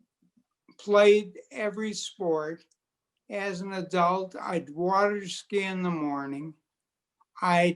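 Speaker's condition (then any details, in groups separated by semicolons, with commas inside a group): Multiple sclerosis; quadriplegic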